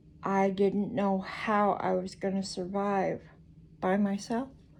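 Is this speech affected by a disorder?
Yes: cerebral palsy; speech noticeably atypical.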